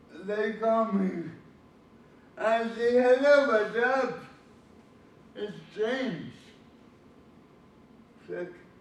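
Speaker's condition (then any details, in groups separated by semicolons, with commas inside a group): Cerebral palsy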